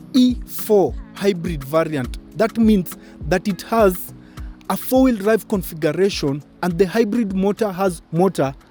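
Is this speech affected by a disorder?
No.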